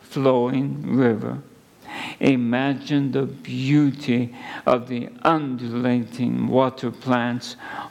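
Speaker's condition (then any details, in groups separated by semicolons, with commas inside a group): ALS; under neurologist care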